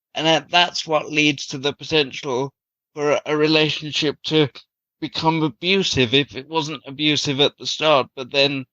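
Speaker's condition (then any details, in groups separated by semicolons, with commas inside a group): Cerebral palsy; from birth, very premature birth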